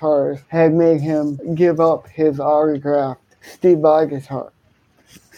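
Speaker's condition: Cerebral palsy, hemiplegia

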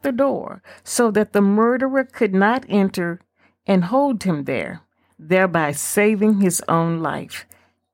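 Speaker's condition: No condition

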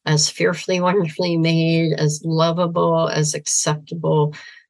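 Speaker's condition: Severe cleft palate, cleft lip and palate

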